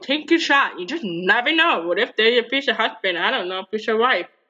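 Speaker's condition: Deafness; sometimes cannot understand others' speech

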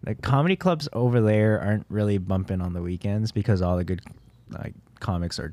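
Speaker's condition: No condition

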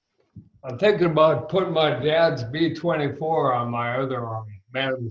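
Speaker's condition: ALS; ALS with throat onset

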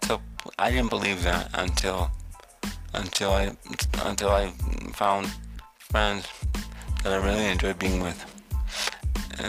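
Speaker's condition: Cerebral palsy; codeine shots after surgery

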